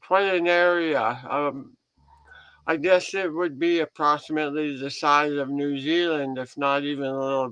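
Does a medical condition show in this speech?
Yes: head and neck cancer surgery; reconstructive surgery.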